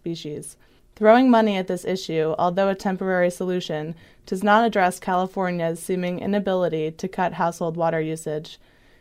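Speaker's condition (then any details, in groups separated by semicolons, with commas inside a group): No condition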